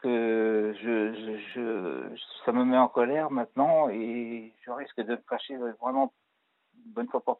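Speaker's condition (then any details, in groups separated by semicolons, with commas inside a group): Parkinson's disease; Parkinson's disease in third year, pronounced tremors at times, Sifrol stopped as not tolerated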